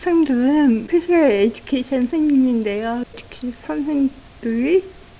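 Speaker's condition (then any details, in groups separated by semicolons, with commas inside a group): Cerebral palsy with speech disability; neonatal jaundice cause, diagnosed at two years four months, physical disability, not walking past age two; uses assistive communication technology to lecture, otherwise class runs over time; childhood difficulty pronouncing native language, speech and physical therapy rehabilitation center from age three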